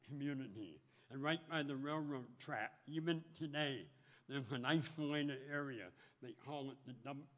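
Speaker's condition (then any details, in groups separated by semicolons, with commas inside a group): Speech impediment; mirror under lips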